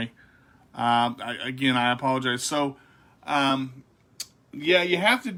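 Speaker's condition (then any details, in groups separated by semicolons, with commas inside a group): No condition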